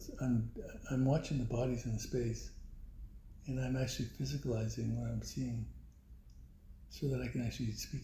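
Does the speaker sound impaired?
Yes: Parkinson's; voice went with Parkinson's, can still whisper, formerly whisper carried and was heard.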